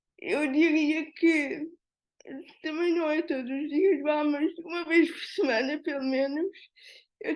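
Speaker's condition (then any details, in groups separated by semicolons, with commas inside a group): Cerebral palsy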